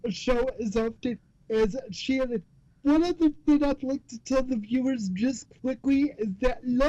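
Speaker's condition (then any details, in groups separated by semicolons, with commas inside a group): Cerebral palsy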